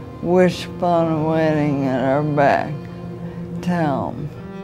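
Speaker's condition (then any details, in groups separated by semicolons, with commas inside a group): ALS; leg braces to stand, needs help with daily care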